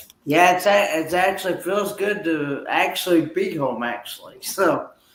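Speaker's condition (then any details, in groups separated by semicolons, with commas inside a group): Cerebral palsy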